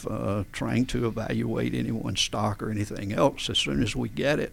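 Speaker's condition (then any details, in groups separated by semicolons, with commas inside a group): Spasmodic dysphonia; diagnosed by otolaryngologist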